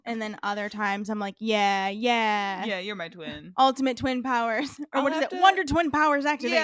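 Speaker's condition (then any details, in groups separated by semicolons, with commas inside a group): No condition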